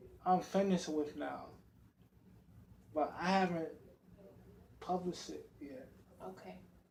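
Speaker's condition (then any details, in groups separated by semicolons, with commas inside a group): Cerebral palsy; present from birth, affects walking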